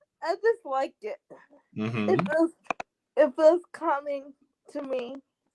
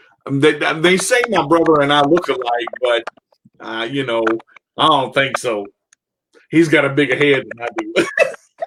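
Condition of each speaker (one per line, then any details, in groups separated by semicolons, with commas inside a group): Cerebral palsy; all four limbs, uses wheelchair, baclofen pump
No condition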